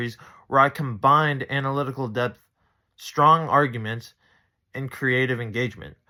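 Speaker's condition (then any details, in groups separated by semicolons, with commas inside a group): No condition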